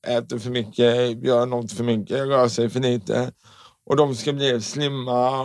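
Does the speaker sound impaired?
Yes: cerebral palsy; constant tension in all muscles, shorter muscles, stiffness, left leg turns inward; milder than some with cerebral palsy, ongoing speech impediment; tongue completely stiff in childhood, speech therapist to train speech, speech impediment now.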